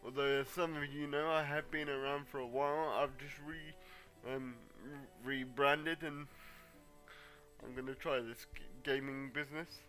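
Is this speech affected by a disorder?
Yes: cerebral palsy.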